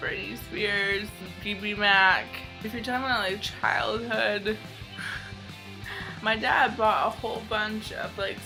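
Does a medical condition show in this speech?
Yes: cerebral palsy, mild.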